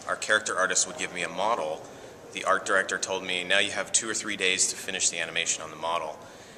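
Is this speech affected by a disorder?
No.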